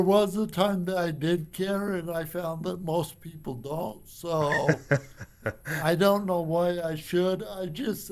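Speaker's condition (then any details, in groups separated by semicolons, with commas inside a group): Cerebral palsy; from birth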